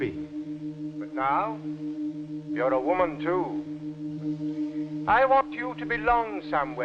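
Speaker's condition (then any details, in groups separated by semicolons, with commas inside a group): No condition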